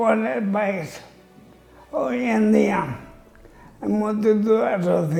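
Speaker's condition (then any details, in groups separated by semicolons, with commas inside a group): Amyotrophic lateral sclerosis (ela)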